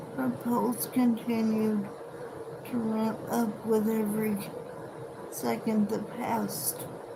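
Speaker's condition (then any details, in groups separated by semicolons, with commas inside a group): Cerebral palsy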